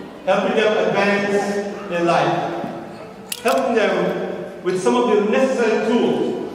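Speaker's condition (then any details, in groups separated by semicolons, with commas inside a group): No condition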